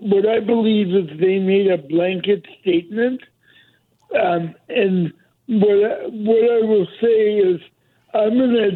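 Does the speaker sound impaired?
Yes: cerebral palsy; speech impediment, voice more heightened when tense or nervous, can be heard as aggressive.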